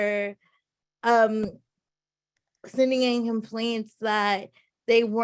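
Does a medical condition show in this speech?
Yes: cerebral palsy.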